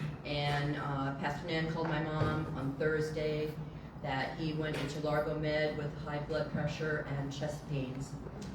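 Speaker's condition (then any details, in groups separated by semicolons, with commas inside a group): No condition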